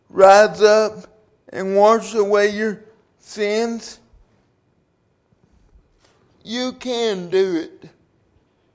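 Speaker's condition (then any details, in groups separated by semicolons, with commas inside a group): Cerebral palsy; 37 years since onset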